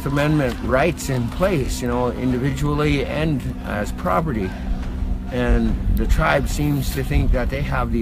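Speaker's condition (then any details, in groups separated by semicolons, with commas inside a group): No condition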